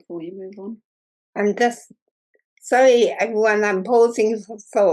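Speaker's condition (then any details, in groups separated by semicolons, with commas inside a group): Muscular dystrophy; progressive muscle wasting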